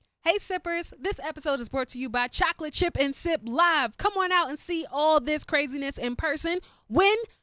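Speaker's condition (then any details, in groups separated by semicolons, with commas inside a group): No condition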